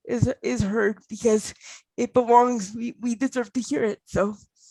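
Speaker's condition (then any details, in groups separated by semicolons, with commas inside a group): Cerebral palsy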